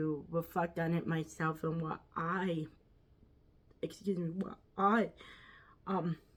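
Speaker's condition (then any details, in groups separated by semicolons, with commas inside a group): Quadriplegic cerebral palsy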